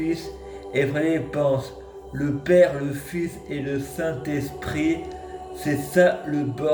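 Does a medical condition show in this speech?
Yes: multiple sclerosis.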